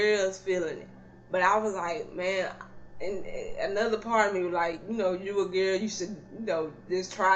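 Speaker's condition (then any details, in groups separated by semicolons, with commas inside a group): Cerebral palsy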